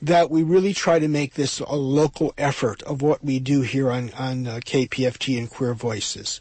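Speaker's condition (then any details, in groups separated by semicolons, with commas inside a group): No condition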